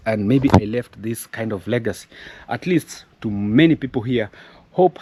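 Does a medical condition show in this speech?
No.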